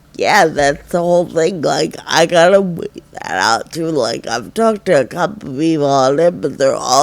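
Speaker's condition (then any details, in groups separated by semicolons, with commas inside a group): Friedreich ataxia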